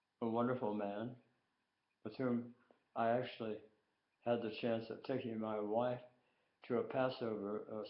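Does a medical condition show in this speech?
Yes: tongue cancer.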